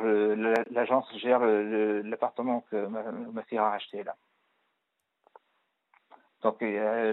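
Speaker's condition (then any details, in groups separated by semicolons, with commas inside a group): Parkinson's disease; arm and leg tremors, worse with stress, Sinemet four times daily, physiotherapy twice weekly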